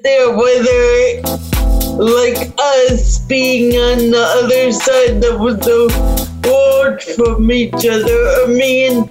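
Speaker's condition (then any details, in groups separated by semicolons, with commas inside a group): Cerebral palsy; spastic quadriplegia, mainly affects legs, spastic fibers in most muscles throughout body, not overpowering; 41 years old; neck muscles still coordinate for speech, can still speak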